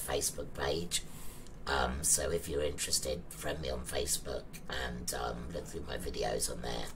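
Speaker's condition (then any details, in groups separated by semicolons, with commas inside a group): Laryngectomy; laryngectomy for thyroid cancer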